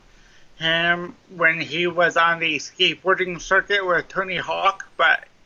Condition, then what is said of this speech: Cerebral palsy. First of all, I want to apologize to my listeners for sounding like a drive-through speaker box from Wendy's.